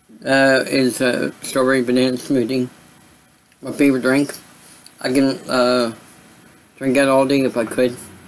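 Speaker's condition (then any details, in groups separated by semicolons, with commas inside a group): Cerebral palsy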